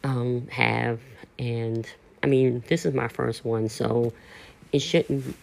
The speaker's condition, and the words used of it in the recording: Cleft palate. Sounds like my voice seems a little raspy.